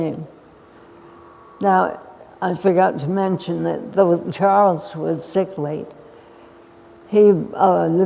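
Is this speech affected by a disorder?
Yes: essential tremor; more than half of life.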